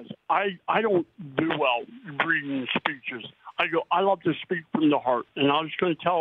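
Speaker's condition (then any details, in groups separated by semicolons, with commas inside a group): Oral cancer; may be hard to understand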